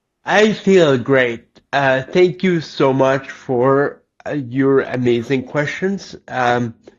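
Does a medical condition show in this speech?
Yes: cerebral palsy; lifelong.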